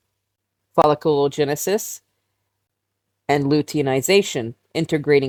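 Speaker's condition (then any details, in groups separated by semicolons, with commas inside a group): No condition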